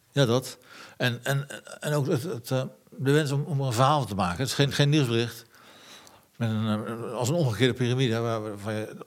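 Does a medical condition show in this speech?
Yes: Parkinson's disease; progressive incurable Parkinson's disease, diagnosed years ago, already ill before diagnosis, 50% dementia risk, heading toward invalidity; speaks with difficulty, half purely Parkinson motor problem, emotional tearfulness partly from disease.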